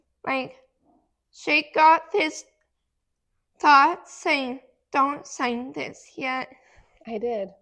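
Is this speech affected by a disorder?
Yes: cerebral palsy; affects muscles.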